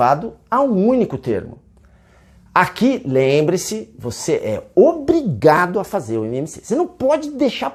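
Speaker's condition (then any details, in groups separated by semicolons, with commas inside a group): No condition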